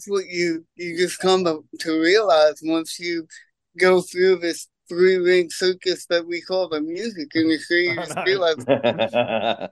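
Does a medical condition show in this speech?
Yes: cerebral palsy; congenital.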